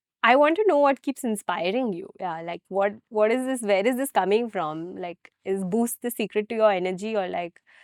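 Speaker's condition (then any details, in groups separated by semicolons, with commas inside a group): No condition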